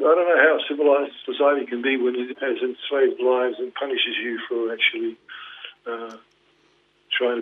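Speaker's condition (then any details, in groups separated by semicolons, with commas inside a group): Parkinson's; diagnosed 2019, led to retirement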